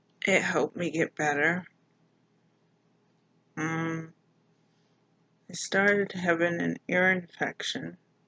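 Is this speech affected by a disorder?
Yes: mild cerebral palsy.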